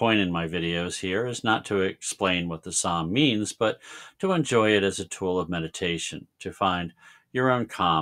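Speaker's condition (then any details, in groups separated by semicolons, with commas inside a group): No condition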